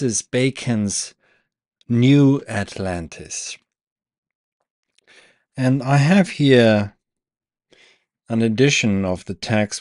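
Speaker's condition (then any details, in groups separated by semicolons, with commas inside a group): No condition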